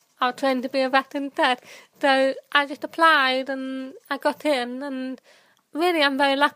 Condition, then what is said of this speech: Deafness. The one thing I kept thinking about the whole time was we not once had any trouble understanding each other.